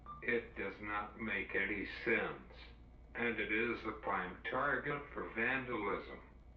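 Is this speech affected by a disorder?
Yes: cerebral palsy; uses wheelchair.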